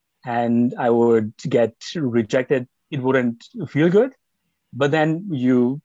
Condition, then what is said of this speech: Stuttering. And see now, once I lower my rate, I tend to become much more fluent.